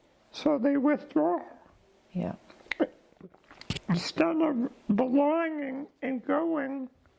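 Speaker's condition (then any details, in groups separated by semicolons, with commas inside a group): ALS; diagnosed about 15 months ago, declining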